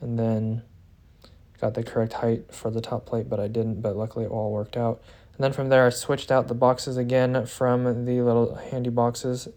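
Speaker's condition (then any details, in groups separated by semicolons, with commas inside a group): No condition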